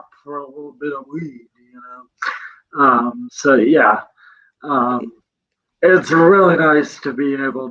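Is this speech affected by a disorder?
Yes: cerebral palsy; present from birth.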